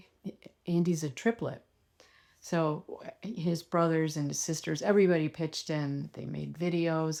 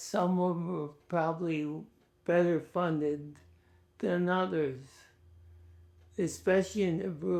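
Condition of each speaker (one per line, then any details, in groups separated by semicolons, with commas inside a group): No condition
ALS; fast progression, cane and wheelchair; speech challenging, short of breath speaking, lacks inflection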